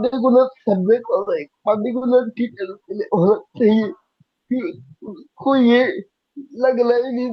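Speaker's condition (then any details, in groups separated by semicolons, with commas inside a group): Cerebral palsy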